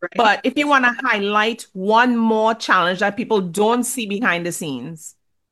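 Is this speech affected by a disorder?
No.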